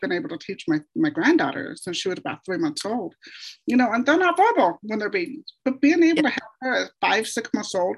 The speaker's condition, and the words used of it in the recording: Deafness. Do people try to guess where your accent's from?